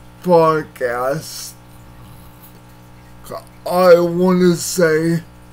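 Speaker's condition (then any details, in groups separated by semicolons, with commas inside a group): Cerebral palsy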